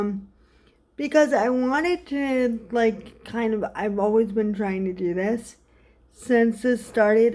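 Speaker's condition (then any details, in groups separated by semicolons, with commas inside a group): Cerebral palsy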